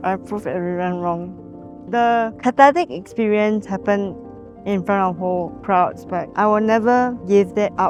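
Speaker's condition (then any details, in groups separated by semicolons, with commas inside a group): Cerebral palsy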